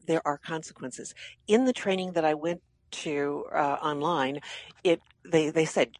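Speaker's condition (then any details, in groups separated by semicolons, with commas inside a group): No condition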